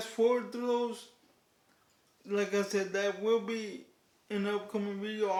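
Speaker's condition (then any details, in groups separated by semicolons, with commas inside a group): Cerebral palsy; declined offered surgery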